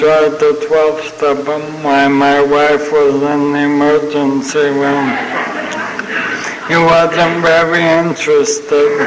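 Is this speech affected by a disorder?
Yes: ALS (Lou Gehrig's disease); terminal, young onset, first sign abnormal walking; progressing, uses wheelchair, fell and cracked chin two years ago, no medication; sounds like having had a couple of drinks.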